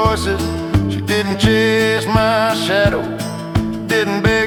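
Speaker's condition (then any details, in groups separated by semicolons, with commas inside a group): No condition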